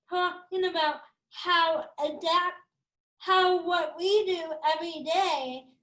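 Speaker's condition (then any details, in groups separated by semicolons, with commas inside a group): Cerebral palsy; all four limbs, back operation in early childhood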